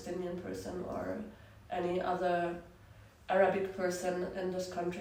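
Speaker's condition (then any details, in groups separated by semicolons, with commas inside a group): No condition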